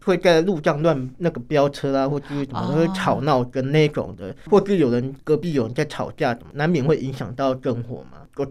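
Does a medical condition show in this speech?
Yes: hearing loss; moderate bilateral hearing loss, acquired in kindergarten when a bigger child bumped ear, normal before; in-the-ear hearing aids both ears, no cochlear implant, misses fast teacher speech, removes aids in noise.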